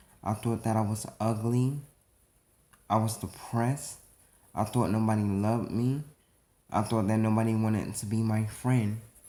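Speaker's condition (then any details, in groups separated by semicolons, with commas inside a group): Cerebral palsy; congenital, prenatal drug exposure, leg brace, affects walking; atypical speech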